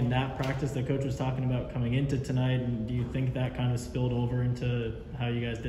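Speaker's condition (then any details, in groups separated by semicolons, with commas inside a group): No condition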